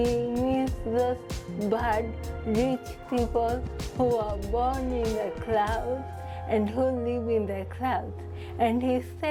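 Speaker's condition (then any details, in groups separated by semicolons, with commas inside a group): Cerebral palsy; from birth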